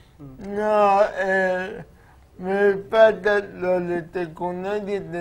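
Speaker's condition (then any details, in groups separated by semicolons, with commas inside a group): Cerebral palsy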